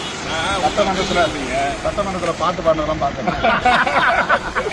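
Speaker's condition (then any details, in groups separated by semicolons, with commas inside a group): No condition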